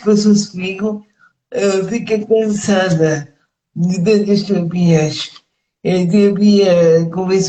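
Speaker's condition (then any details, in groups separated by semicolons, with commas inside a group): Cerebral palsy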